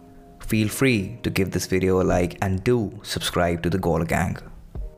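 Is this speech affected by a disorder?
No.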